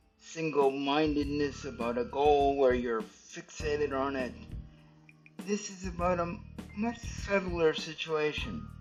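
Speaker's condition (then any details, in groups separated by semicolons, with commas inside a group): Cerebral palsy; stiff muscles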